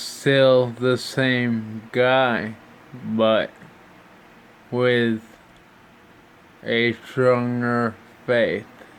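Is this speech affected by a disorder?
Yes: brain injury (brain shearing); tracheostomy.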